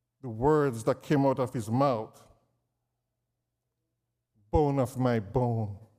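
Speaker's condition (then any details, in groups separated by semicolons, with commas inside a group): No condition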